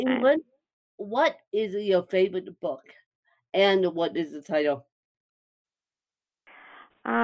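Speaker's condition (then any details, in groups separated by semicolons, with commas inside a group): Cerebral palsy, mixed, moderate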